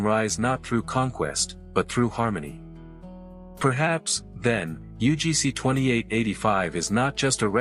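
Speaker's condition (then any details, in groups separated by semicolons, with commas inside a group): No condition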